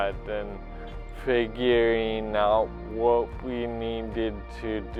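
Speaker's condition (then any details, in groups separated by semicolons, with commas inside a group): Cerebral palsy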